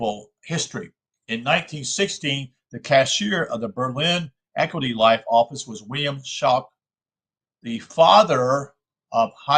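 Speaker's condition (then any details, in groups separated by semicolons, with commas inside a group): No condition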